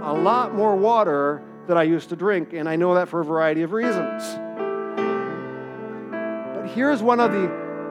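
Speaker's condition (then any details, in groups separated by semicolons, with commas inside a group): No condition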